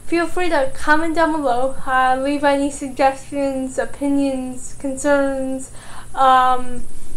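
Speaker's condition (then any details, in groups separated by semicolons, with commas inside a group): Cerebral palsy, mild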